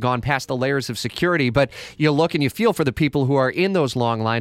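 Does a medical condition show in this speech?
No.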